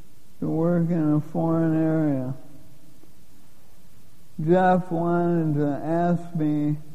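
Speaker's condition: Lou Gehrig's disease; given 3 to 5 years to live

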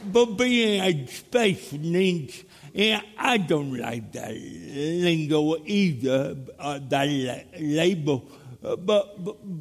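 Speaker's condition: Cerebral palsy; speech impediment

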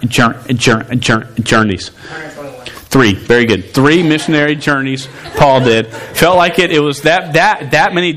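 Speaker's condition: Stuttering; long-standing stutter, present over 24 years, once fought calling to teach because unable to talk; sometimes hard to speak, harder when youth talk at same time; repeated sounds, repeated words, prolonged sounds

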